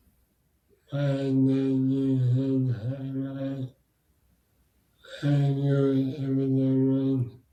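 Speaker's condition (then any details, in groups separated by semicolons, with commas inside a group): Bulbar and upper limb MND, bulbar onset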